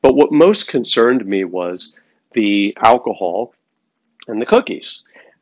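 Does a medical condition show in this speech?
No.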